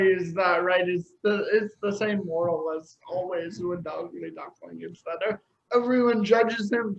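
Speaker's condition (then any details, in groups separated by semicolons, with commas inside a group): Cerebral palsy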